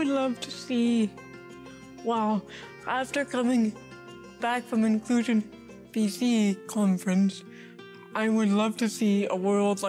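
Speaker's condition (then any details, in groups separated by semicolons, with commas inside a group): Cerebral palsy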